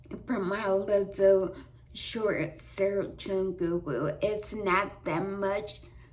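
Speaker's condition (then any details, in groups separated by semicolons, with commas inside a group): Traumatic brain injury; almost 10 years post injury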